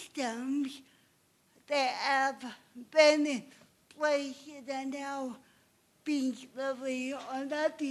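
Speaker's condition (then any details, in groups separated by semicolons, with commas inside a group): Cerebral palsy; obvious speech impairment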